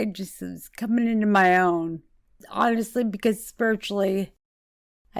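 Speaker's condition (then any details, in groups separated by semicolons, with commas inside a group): Multiple sclerosis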